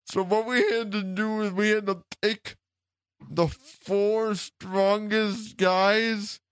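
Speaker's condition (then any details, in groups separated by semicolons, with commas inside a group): Cerebral palsy; since childhood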